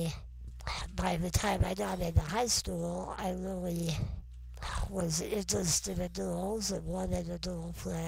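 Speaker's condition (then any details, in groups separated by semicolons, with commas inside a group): Non-progressive muscular dystrophy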